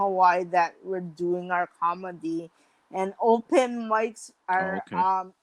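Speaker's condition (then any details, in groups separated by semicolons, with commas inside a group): Mild cerebral palsy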